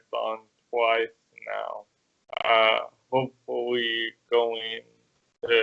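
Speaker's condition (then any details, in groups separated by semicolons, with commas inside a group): Cerebral palsy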